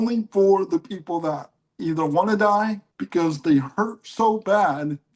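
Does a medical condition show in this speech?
Yes: cerebral palsy; mild case.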